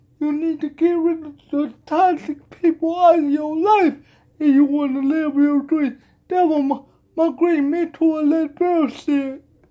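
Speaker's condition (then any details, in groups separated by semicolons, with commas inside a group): Cerebral palsy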